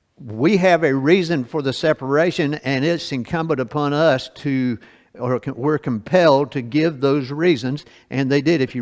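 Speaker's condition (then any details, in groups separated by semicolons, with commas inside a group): No condition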